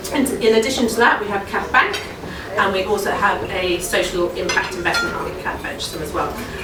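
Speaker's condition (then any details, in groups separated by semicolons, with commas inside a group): No condition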